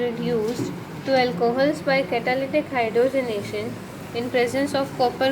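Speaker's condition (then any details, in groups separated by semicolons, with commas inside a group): No condition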